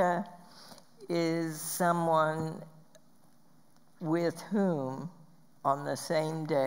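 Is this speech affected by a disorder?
Yes: spasmodic dysphonia.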